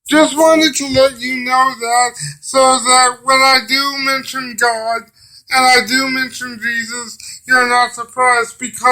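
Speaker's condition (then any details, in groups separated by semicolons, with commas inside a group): Cerebral palsy; brain damage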